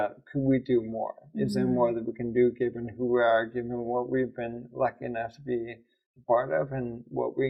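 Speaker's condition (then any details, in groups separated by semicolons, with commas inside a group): ALS; about two years since diagnosis, progressing; voice audibly affected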